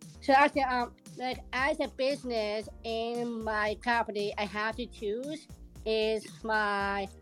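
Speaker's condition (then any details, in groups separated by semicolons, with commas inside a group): Down syndrome; present from birth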